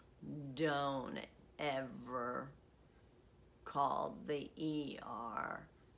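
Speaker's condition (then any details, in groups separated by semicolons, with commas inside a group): Essential tremor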